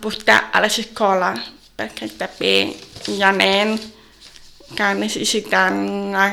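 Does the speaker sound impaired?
Yes: deafness from birth, congenital; communicates by lip reading since always; intonation different from hearing speakers, may not be understood well, host finds speech understandable.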